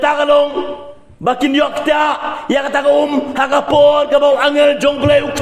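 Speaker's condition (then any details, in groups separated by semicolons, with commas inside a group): No condition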